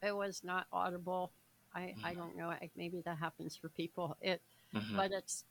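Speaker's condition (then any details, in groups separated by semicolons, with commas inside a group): Cleft palate, severe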